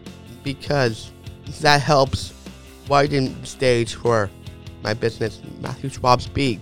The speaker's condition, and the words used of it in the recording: Down syndrome. I love talking to crowds, large and small, and and on stage.